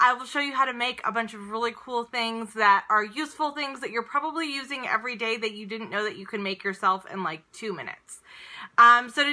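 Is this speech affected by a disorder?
No.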